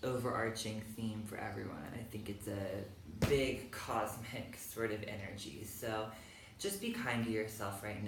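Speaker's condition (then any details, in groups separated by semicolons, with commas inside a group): No condition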